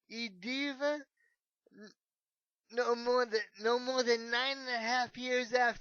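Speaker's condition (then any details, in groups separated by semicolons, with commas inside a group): Cerebral palsy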